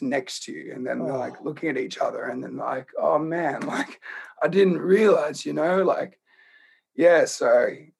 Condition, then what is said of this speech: Throat cancer. Hence why I sound a little bit croakier than your usual person.